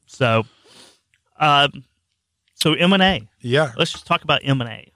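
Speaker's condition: No condition

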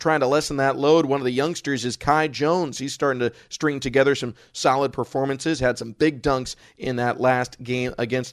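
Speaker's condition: No condition

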